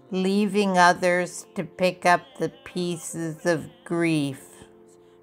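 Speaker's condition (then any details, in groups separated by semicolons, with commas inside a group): Multiple sclerosis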